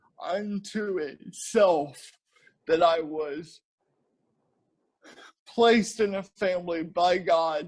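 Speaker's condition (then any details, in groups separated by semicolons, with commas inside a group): Cerebral palsy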